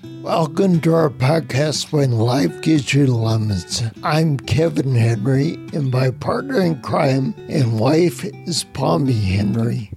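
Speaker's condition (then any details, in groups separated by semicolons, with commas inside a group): Spinocerebellar ataxia; speech impediment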